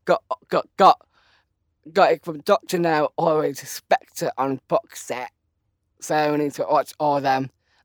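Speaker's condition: Down syndrome

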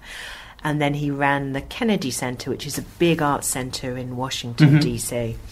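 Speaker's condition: No condition

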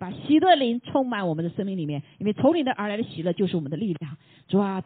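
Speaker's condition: No condition

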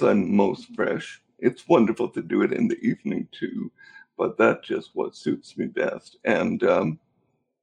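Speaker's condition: Cerebral palsy; cerebral palsy since birth

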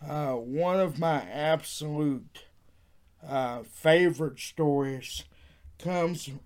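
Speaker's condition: Cerebral palsy; wheelchair user

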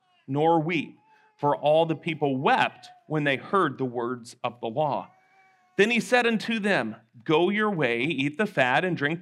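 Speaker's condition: No condition

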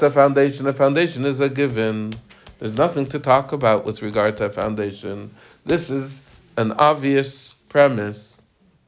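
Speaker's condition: No condition

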